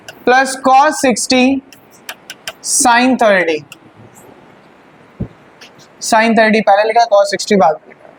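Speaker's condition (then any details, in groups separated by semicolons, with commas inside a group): No condition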